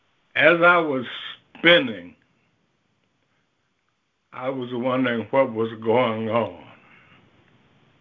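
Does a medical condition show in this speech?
Yes: stroke; several strokes, first stroke took some speech and leg motion, later minor stroke; some speech lost after first stroke.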